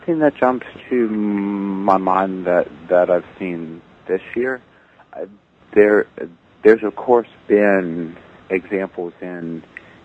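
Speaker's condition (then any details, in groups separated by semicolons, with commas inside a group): Stuttering; lifelong stuttering; stutters openly, including at work, mostly not avoiding stuttering; prolonged sounds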